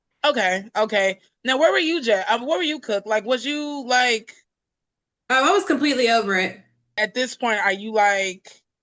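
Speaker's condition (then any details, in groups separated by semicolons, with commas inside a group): No condition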